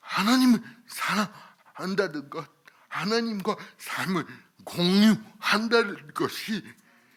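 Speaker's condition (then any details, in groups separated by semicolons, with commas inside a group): Cerebral palsy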